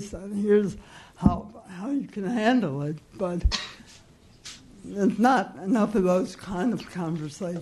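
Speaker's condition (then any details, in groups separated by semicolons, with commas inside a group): Cerebral palsy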